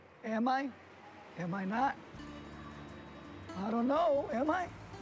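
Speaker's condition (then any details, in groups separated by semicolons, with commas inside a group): No condition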